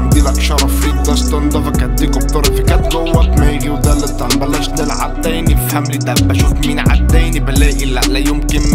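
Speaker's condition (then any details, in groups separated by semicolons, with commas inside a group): No condition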